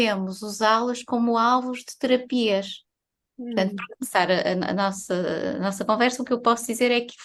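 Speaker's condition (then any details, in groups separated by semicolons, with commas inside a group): No condition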